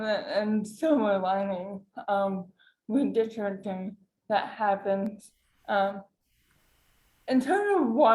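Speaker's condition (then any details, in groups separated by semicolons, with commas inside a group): Cerebral palsy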